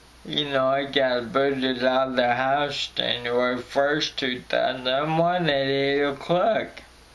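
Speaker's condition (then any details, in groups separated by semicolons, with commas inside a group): Friedreich's ataxia; voice crackles when stressed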